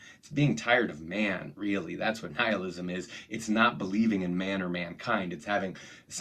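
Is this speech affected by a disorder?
No.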